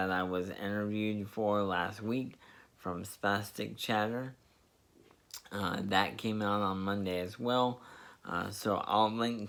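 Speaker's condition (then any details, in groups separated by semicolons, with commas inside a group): Spastic diplegia cerebral palsy; needs less care than before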